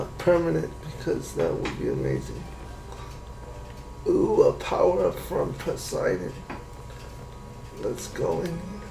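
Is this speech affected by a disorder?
Yes: cerebral palsy.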